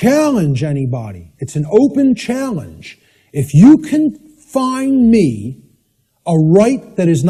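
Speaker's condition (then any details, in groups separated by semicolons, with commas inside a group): No condition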